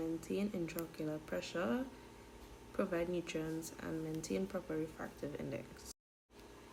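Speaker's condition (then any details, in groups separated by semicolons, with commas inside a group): No condition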